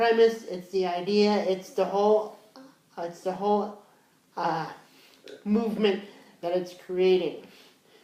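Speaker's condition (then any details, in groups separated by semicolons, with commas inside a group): Cerebral palsy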